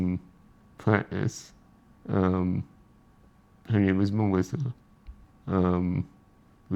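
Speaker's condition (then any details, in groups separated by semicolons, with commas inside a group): Spinal muscular atrophy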